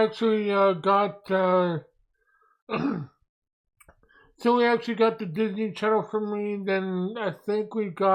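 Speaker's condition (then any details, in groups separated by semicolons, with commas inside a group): Mobius syndrome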